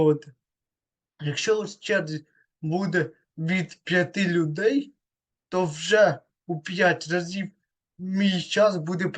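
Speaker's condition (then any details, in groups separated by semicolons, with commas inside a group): Cerebral palsy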